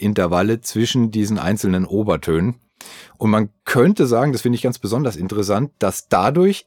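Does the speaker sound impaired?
No.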